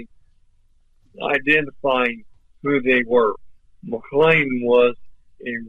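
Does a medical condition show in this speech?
Yes: ALS; voice off but clear and understandable.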